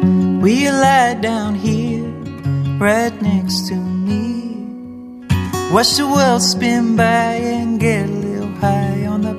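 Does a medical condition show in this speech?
No.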